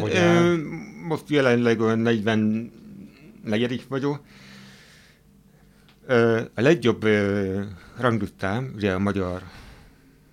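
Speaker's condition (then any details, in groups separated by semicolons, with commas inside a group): Hearing impairment; wears hearing aids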